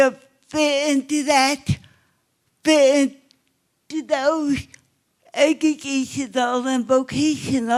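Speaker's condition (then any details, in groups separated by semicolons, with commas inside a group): Cerebral palsy; obvious speech impairment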